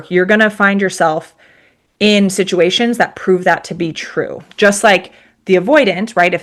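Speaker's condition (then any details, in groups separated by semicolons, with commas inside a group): No condition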